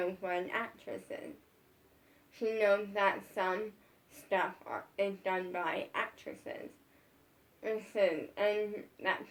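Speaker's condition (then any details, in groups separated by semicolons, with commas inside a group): Brain injury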